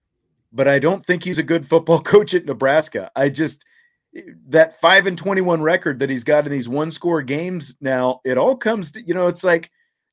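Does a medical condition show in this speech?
No.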